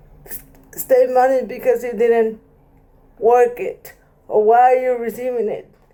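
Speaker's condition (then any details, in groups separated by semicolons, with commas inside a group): Cerebral palsy; present from birth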